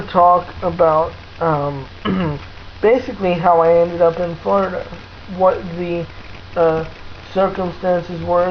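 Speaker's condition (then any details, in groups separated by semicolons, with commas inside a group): Cerebral palsy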